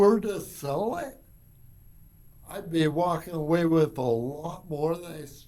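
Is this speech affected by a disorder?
Yes: cerebral palsy; from birth.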